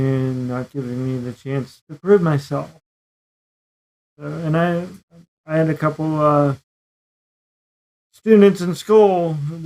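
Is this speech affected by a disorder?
Yes: cerebral palsy; predicted never to talk.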